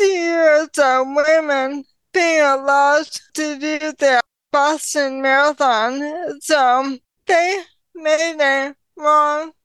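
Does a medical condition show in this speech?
Yes: ALS; diagnosed at age 33, slower progression than expected, power in legs not arms; about 8 years since diagnosis, responds to gentle careful strength-building exercise.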